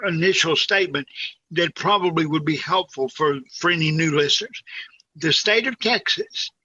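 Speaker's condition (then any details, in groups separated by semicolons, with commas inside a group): Cerebral palsy, severe; quadriplegic, lifelong wheelchair use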